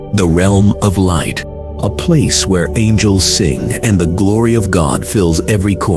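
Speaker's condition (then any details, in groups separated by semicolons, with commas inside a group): No condition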